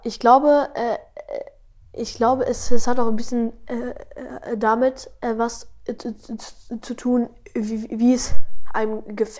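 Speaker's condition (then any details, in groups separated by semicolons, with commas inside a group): Stuttering; none when singing with melody, present when rapping without melody; age 12, stuttering a lot in this conversation; stutters often, less in podcast flow or on liked topics, often speaks fast, better slower; repeated sounds, prolonged sounds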